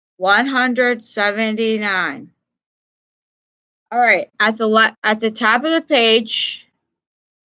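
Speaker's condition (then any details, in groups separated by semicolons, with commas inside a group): No condition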